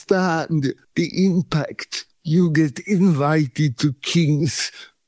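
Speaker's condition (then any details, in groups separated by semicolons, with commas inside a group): Cerebral palsy; body shaking 40 years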